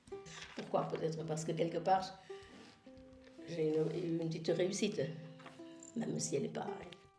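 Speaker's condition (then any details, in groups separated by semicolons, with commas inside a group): No condition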